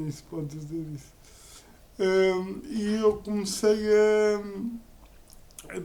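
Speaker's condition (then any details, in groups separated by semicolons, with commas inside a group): Cerebral palsy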